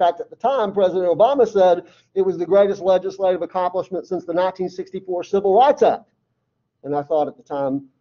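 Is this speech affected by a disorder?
No.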